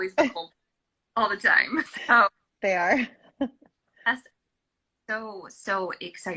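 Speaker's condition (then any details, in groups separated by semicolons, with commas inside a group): No condition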